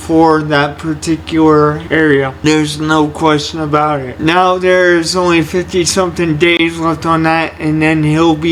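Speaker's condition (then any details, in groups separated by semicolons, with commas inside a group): Cerebral palsy; only one hand usable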